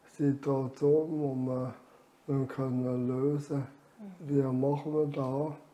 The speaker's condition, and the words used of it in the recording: ALS (motor neuron disease). Je knapper die Luft ist, umso anstrengender das Reden noch.